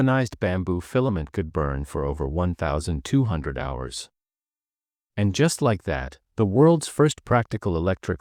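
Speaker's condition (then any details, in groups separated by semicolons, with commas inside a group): No condition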